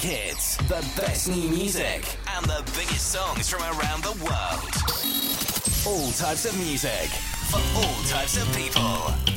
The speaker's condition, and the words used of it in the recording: No condition.